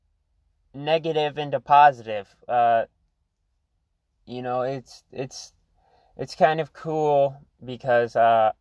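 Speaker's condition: No condition

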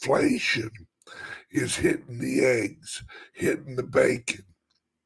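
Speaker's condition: Chronic voice problem; about 10% recovered

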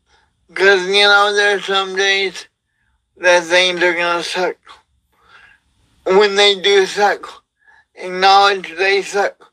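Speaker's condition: Cerebral palsy; wheelchair user

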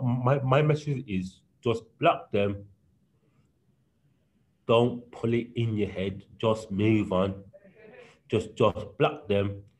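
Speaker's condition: Stutter; stutter since school years, much worse in childhood, had special help with breathing control and speaking; stutter persists, milder than in school years; cannot talk straight, tries to speak slowly, needs time to speak; repeated words, blocks

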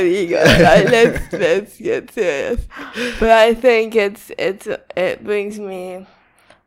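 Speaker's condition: Cerebral palsy, spastic quadriplegic; brain damage

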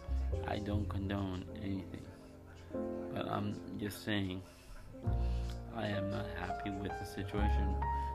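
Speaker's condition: Cerebral palsy; pre-op sedatives

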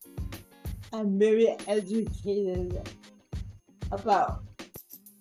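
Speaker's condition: Cerebral palsy; mildly affects speaking and gait

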